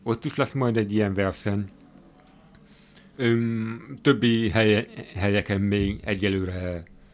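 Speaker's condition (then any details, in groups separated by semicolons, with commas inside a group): Hearing impairment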